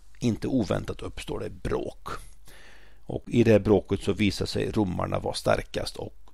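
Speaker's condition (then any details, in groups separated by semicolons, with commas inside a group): No condition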